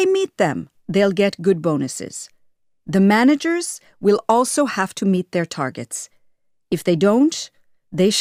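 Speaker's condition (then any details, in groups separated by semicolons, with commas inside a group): No condition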